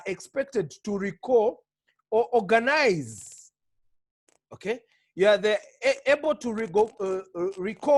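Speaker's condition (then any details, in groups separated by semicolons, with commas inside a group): No condition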